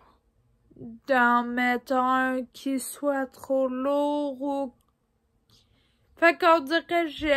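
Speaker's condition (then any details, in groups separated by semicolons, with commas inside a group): Ataxia; degenerative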